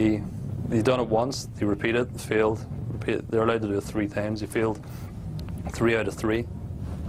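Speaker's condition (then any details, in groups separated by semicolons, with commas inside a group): No condition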